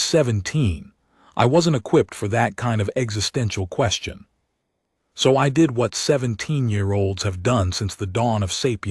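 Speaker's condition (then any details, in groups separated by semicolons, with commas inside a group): No condition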